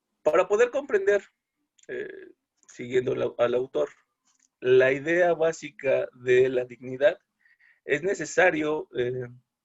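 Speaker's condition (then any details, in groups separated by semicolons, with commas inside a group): No condition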